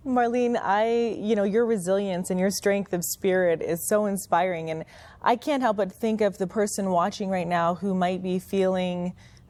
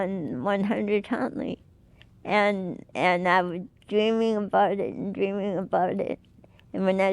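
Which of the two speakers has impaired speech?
The second: cerebral palsy; with encephalitis; could not speak or move as child.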